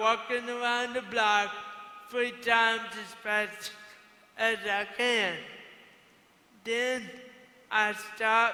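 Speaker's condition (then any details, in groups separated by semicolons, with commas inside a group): Cerebral palsy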